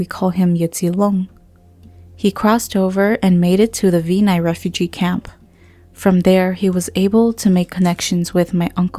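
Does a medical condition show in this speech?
No.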